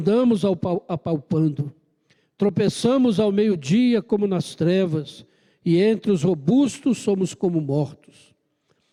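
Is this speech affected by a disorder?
No.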